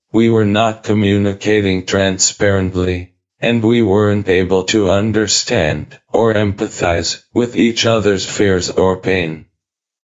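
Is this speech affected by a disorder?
Yes: ALS, through a speech-generating device; diagnosed at age 34, lost walking, talking and breathing, tracheostomy and ventilator; eight years since diagnosis, ventilator dependent via tracheostomy; cannot speak, eye-activated synthetic voice built from voice banking, types replies, silences while typing.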